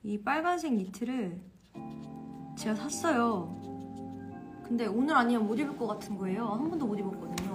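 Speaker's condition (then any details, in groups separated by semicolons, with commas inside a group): No condition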